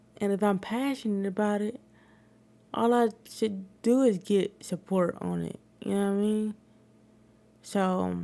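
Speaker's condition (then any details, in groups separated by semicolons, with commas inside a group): Cerebral palsy; wheelchair user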